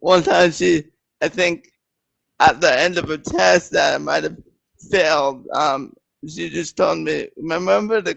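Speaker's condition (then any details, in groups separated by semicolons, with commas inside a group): Cerebral palsy; present from birth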